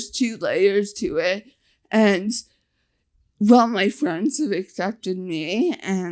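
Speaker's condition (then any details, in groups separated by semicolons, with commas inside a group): Facial paralysis (nf2-swn)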